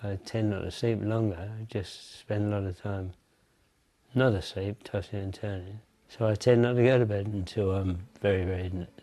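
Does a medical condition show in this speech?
Yes: Parkinson's disease; over 20 years since onset; weak voice, unclear diction, choking, incomplete swallow closure.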